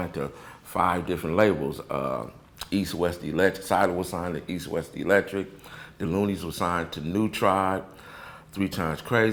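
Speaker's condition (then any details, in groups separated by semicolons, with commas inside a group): No condition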